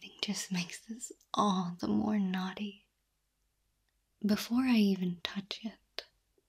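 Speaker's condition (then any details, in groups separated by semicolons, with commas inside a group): No condition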